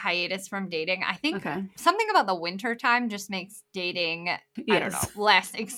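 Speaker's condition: Bilateral cleft lip and palate

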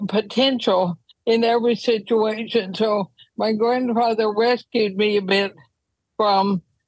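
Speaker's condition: ALS; wheelchair use when traveling

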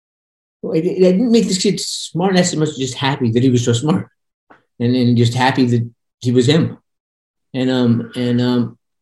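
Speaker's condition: Parkinson's; progressive brain disease, incomplete facial control, passive stone face; takes pills that make symptoms go away; voice sometimes monotone

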